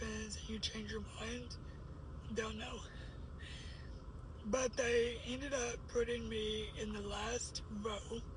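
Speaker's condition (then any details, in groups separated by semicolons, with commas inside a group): Cerebral palsy; uses a wheelchair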